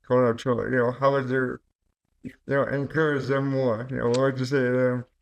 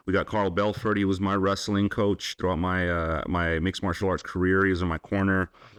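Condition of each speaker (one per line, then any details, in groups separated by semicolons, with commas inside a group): Cerebral palsy; caused by stroke at birth
No condition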